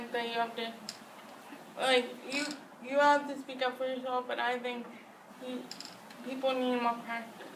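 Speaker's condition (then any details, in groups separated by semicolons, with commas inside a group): Cerebral palsy; spastic quadriplegic, wheelchair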